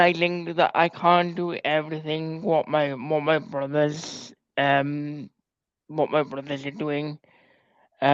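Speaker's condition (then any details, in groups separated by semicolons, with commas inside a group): Cerebral palsy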